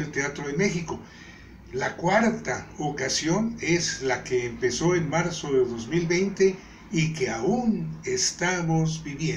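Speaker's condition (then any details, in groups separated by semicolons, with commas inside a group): No condition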